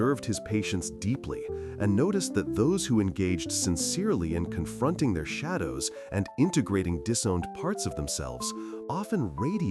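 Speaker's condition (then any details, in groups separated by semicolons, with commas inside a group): No condition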